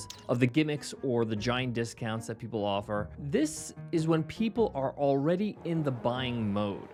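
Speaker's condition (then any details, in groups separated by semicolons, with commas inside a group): No condition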